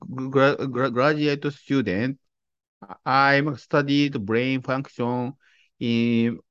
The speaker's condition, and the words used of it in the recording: Stuttering. I'm still a lot. I don't speak. I don't think I'm speaking fluently in public is